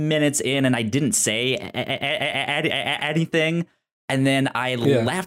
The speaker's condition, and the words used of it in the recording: Stuttering. I like talking about this stuff, but I also stutter.